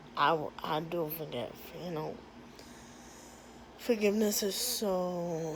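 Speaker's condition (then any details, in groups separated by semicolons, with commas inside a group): Cerebral palsy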